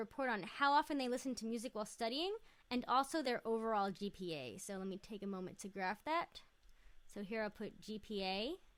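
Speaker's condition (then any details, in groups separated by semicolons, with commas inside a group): No condition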